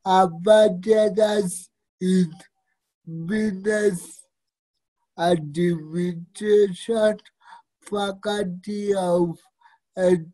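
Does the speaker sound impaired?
Yes: cerebral palsy; fine motor skill challenges, typed assignments and projects up to degree via digital advisory and learning center.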